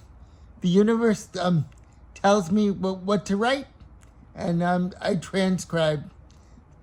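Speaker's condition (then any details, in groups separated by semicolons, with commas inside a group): Cerebral palsy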